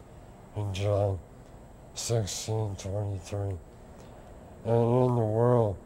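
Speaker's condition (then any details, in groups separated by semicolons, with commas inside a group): Lou Gehrig's disease; onset index finger, tracheostomy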